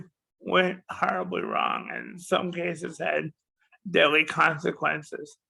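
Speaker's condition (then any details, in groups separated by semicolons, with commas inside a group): Cerebral palsy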